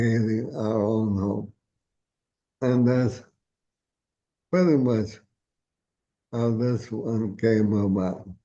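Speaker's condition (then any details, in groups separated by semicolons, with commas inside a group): ALS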